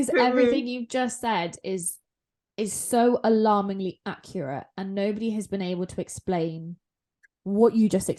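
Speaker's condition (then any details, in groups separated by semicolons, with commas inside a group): No condition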